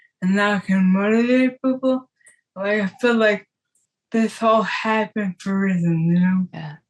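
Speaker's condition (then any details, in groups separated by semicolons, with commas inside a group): Traumatic brain injury; relearned talking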